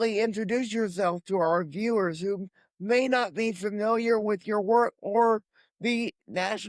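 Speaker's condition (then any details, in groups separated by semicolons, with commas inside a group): Cerebral palsy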